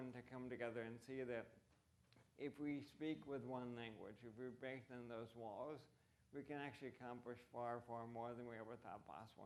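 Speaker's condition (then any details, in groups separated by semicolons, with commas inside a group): ALS; voice impacted, reduced fluency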